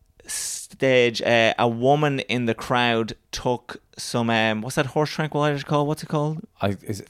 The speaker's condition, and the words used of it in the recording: Stuttering. And so like that's why you know like I say like I've kind of like leaned into stammering a bit in my acting.